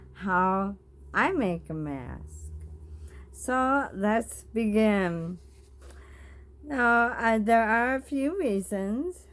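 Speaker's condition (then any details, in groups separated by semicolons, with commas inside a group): Bulbar ALS; bulbar onset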